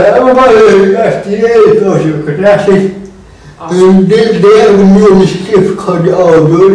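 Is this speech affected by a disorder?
Yes: cerebral palsy.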